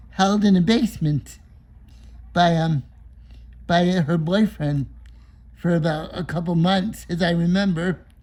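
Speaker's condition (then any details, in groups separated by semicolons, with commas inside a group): Cerebral palsy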